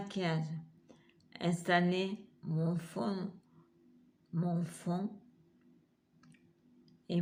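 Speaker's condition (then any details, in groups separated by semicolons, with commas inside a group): Multiple sclerosis; wheelchair, hand difficulties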